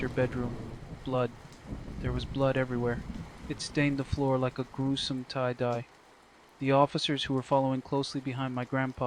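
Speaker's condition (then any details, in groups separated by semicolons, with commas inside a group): No condition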